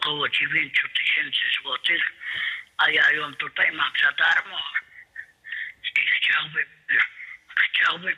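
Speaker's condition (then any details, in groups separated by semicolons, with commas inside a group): Tracheostomy with voice prosthesis; magnet valve voice prosthesis keeping air out of stomach, refunded by German health insurance; specialist tracheostomy filters and plasters; speaks by phone, voice praised as beautiful, seemed slightly strained at very end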